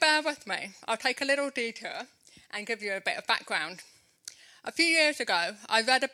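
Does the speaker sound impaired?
Yes: deafness since birth; congenital, hearing aids since age 2.5, cochlear implant surgery about 10 months ago, no infection, minimal scarring; implant switched on 8 months ago, first only beeps, thumps, vibrations, now hearing better than ever, improving.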